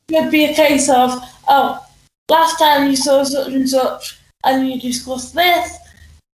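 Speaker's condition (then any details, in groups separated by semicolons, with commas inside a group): Cerebral palsy; drinking and all daily tasks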